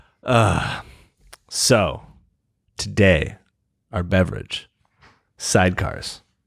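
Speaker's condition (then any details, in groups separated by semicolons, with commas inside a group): No condition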